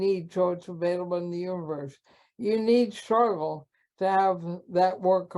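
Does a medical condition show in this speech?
Yes: ALS.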